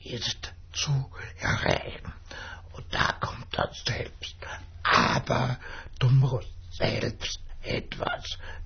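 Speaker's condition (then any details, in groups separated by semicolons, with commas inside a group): Dystonia with speech disorder; can only speak slowly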